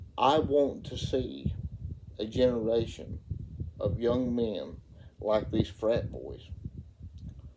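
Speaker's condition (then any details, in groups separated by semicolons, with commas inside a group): Cerebral palsy; reports speaking clearly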